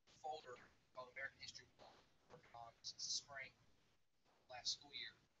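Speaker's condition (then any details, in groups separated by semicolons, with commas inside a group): No condition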